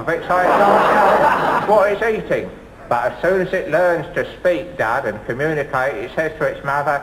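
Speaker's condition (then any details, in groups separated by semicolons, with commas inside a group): No condition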